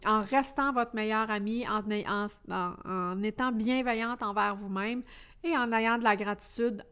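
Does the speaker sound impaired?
No.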